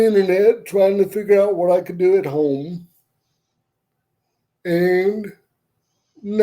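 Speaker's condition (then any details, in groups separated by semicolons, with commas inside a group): Cerebral palsy; wheelchair user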